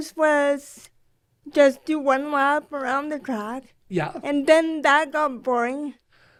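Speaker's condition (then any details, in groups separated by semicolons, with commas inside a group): Cerebral palsy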